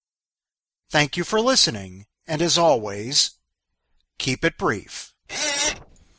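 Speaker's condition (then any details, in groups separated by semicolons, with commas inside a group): No condition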